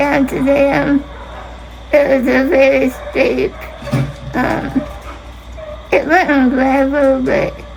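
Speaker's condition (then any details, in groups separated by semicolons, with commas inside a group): Spinal muscular atrophy type 2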